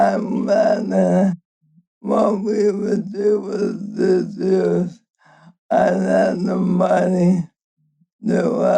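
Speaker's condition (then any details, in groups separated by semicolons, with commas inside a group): ALS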